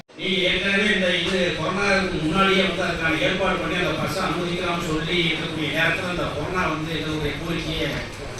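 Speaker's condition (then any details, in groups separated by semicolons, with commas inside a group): No condition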